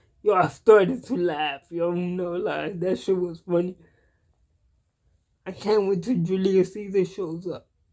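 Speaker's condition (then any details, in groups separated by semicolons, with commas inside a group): Cerebral palsy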